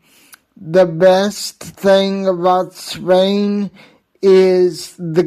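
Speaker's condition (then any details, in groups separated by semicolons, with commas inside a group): Hydrocephalus with shunt failure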